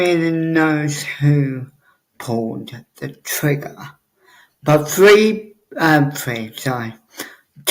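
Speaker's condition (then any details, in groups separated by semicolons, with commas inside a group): Cerebral palsy; wheelchair user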